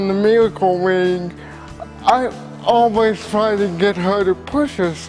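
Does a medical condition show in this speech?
Yes: cerebral palsy; paraplegic, uses wheelchair; changes affecting motor skills.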